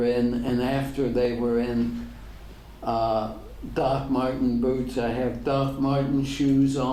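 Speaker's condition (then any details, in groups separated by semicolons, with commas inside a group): ALS; degenerative; diagnosed ten years ago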